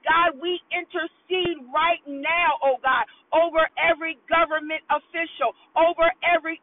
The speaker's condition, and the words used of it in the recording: No condition.